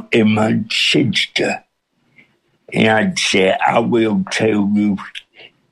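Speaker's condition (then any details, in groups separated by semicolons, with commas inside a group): Cerebral palsy with speech impediment; audience followed within minutes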